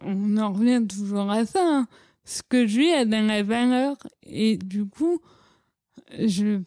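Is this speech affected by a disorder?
Yes: cerebral palsy; childhood speech.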